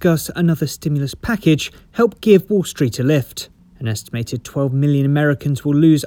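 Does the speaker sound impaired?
No.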